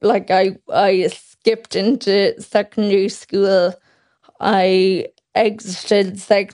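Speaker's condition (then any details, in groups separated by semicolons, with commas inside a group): Friedreich's ataxia; progressive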